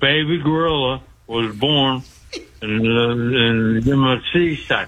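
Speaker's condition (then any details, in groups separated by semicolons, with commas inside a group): Speech impediment after head injury; stabbed by girlfriend and hit in head with ashtray years ago, thinking reportedly intact; trouble getting words out, rapid-fire delivery, hard to follow, told to get closer to microphone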